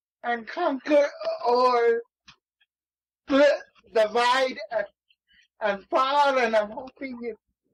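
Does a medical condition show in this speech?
Yes: cerebral palsy.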